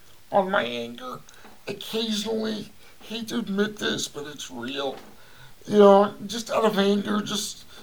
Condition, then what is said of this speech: Cerebral palsy. It affects, as you can tell, my voice.